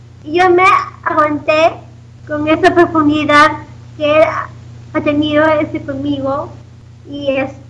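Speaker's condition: Down syndrome; recites own poems, answers interview questions in full sentences

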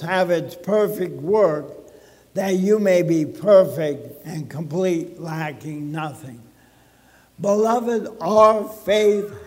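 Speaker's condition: ALS (Lou Gehrig's disease); affects speaking

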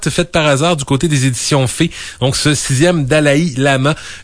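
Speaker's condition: No condition

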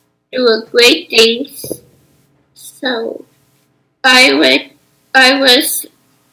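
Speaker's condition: Down syndrome; spinal fusion surgery, works with life skills and communications consultant Loie k; age 13

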